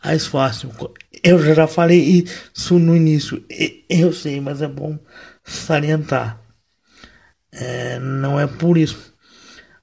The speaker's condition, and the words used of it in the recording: Cerebral palsy. Que talvez seja um incômodo para você ouvir a minha voz assim.